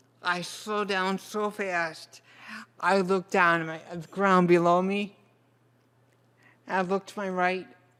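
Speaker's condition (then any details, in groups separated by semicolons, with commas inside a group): Cerebral palsy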